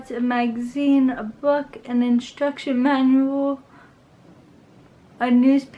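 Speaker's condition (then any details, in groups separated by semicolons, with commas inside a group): Cerebral palsy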